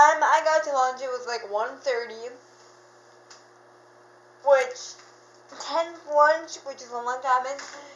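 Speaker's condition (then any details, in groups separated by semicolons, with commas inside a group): Cerebral palsy, dystonic hemiplegia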